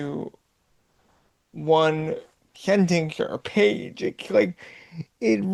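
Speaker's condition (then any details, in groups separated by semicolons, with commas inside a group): Cerebral palsy; voice sometimes sounds childlike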